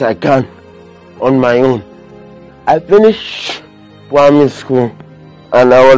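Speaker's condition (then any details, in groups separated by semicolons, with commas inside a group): Cerebral palsy; severe, limited movement and coordination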